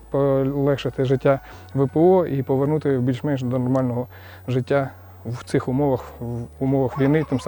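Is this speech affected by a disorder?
No.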